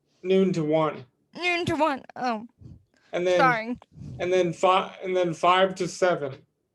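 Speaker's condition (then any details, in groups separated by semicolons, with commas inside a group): Cerebral palsy; premature birth, oxygen lack to right brain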